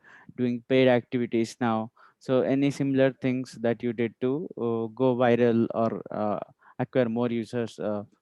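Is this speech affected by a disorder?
No.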